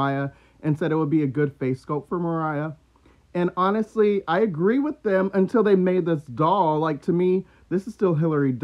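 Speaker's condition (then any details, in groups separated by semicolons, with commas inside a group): No condition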